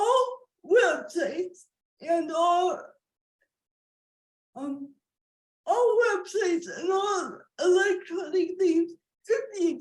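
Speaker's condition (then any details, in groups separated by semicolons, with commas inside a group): Cerebral palsy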